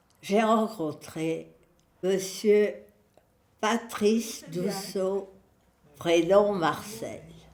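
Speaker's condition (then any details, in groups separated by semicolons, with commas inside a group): Parkinson's disease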